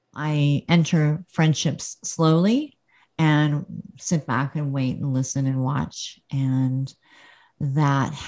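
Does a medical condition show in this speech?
Yes: cleft lip and palate; congenital, present from birth, could not be breastfed as infant.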